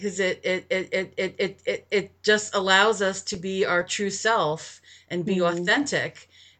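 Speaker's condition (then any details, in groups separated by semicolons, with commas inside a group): Stuttering; stutter persisting into adulthood; formerly avoided speaking situations, speechless at first self-help group meeting, said name and stutter by fourth or fifth; repeated words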